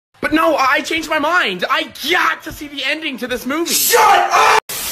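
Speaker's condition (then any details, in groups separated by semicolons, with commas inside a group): No condition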